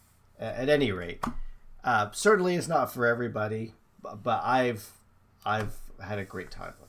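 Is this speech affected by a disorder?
No.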